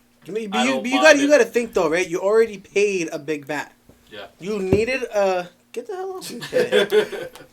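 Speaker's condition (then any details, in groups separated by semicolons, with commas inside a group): No condition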